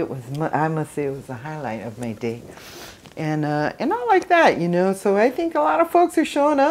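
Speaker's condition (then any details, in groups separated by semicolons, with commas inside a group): No condition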